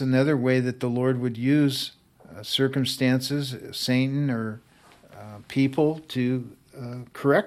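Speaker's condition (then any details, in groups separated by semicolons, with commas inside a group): No condition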